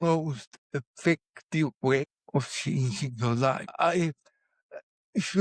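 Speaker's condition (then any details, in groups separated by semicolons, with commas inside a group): Cerebral palsy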